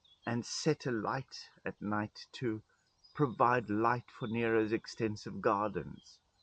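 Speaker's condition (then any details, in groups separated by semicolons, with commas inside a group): No condition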